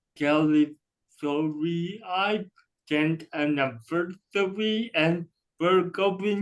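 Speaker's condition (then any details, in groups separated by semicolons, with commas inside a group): Cerebral palsy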